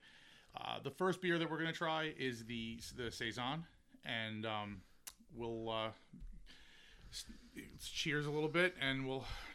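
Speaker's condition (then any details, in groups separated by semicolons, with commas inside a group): No condition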